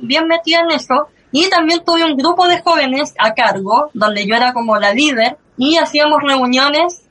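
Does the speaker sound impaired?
Yes: cleft lip and palate; since early childhood.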